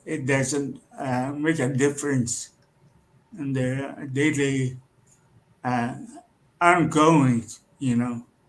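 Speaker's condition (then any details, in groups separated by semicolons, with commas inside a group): Cerebral palsy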